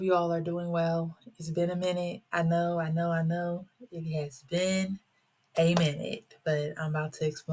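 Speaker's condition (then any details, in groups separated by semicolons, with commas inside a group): No condition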